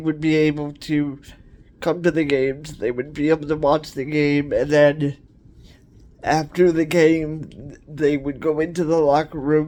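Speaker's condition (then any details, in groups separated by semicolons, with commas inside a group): Cerebral palsy; cerebral palsy, wheelchair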